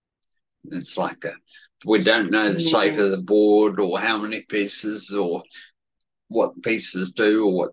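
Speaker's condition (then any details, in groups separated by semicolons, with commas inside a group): Cerebellar atrophy; said to be genetic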